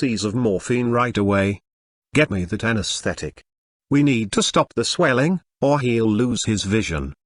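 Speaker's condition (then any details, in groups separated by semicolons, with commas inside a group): No condition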